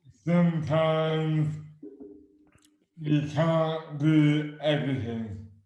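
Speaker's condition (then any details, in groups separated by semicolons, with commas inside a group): Dystonia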